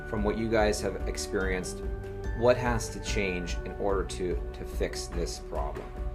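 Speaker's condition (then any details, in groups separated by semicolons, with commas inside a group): No condition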